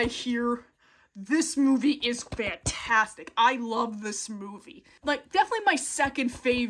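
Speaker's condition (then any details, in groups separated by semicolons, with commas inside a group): No condition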